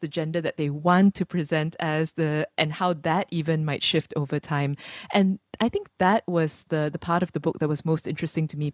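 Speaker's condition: No condition

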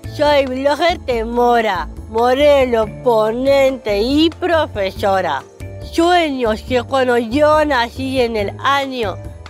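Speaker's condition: Down syndrome; intellectual disability; age 32

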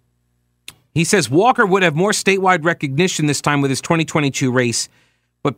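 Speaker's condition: No condition

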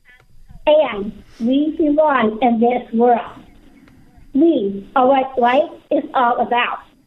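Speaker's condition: Down syndrome; speaks across country

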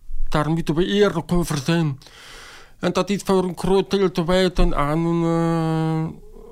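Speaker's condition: Deafness, acquired, after meningitis, severe; speech therapy in childhood, can speak, formerly relied on lip-reading, now uses sign language interpreter

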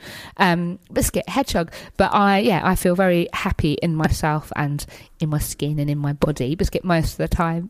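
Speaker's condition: Tourette's syndrome; diagnosed at end of high school, motor and vocal tics, tics felt as itch or pressure, intensified, coprolalia later; tic words interrupt speech, hedgehog, cat, beans, tics call friend Matt left-wing idiot, makes noise

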